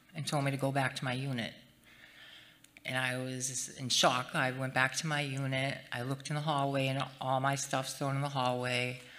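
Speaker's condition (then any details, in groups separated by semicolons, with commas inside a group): No condition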